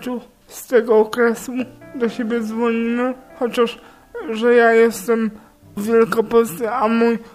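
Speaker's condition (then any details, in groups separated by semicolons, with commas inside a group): Cerebral palsy; childhood onset, moderate severity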